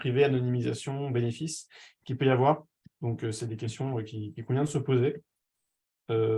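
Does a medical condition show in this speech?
No.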